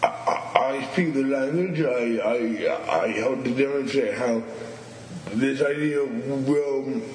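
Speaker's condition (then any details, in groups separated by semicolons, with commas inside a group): Stuttering; stuttering since at least teenage years, also cerebral palsy, which compounds things; has had long disfluent moments on own name; repeated words, blocks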